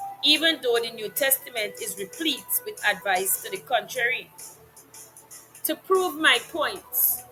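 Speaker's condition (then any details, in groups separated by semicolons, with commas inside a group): No condition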